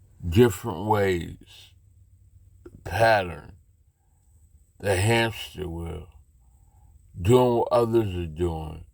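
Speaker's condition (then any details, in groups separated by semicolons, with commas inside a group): Slurred speech; still slurs words occasionally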